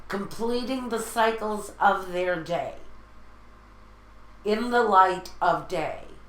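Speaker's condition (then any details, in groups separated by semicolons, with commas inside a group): No condition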